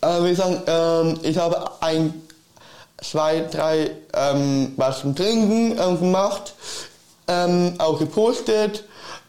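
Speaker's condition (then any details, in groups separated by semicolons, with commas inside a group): Down syndrome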